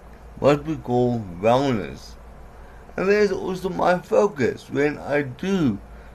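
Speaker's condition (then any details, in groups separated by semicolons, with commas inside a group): Cerebral palsy; some words unclear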